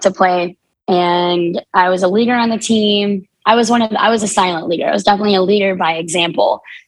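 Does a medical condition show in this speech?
Yes: cleft palate; cleft palate present from birth, 23 surgeries from birth to age 18.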